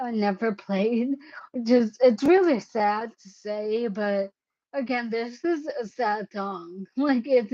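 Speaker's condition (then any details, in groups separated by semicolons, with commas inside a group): Cerebellar ataxia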